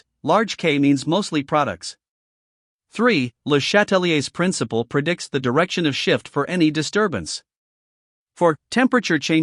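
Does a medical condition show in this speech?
No.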